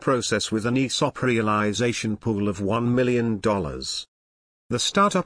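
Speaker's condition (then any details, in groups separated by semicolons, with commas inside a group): No condition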